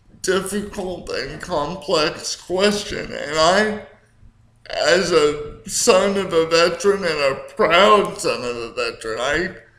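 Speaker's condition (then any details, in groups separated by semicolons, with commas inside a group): Cerebral palsy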